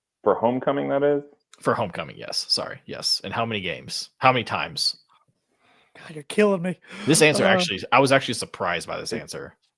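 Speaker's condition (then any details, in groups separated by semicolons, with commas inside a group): No condition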